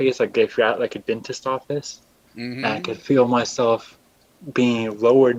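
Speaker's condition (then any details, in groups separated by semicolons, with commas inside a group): Cerebral palsy; caused by brain fluid pockets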